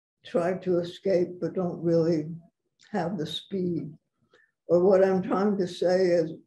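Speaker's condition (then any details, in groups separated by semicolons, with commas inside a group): Parkinson's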